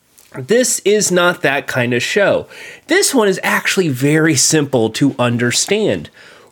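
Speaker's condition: No condition

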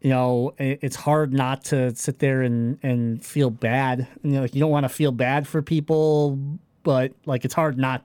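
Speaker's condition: Cleft palate; congenital cleft palate

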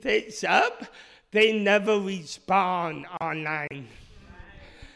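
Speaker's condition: Speech impediment; initially misdiagnosed

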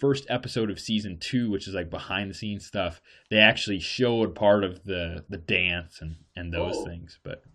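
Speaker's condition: No condition

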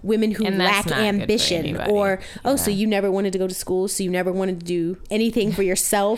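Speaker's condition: No condition

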